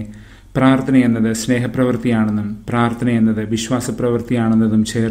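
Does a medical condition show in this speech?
No.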